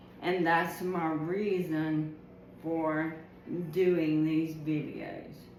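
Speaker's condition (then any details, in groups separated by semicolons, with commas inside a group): ALS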